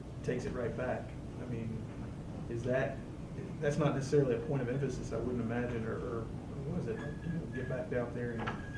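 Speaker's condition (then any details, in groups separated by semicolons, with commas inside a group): No condition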